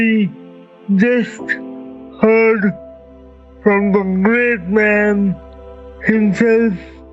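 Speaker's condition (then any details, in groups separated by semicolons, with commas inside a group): Cerebral palsy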